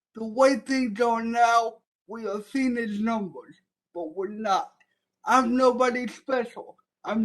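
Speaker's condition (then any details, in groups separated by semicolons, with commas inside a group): Cerebral palsy; from birth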